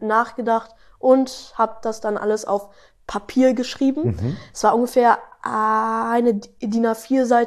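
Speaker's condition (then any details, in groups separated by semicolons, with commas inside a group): Stuttering; age 12; stuttering a lot now while talking about stuttering; fluent singing with melody, stutters rapping without melody, little in podcast episodes, often fast, better slower; blocks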